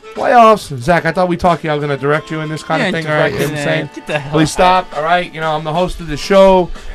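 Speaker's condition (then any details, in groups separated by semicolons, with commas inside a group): No condition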